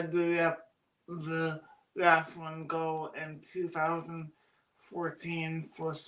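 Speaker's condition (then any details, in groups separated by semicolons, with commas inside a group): Cerebral palsy; birth oxygen deprivation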